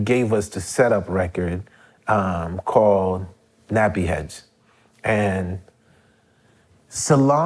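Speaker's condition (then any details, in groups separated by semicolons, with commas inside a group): No condition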